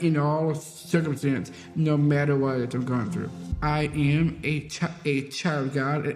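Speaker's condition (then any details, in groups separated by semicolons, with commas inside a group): Down syndrome; congenital, extra chromosome, diagnosed before birth, physical and occupational therapy from 2 months old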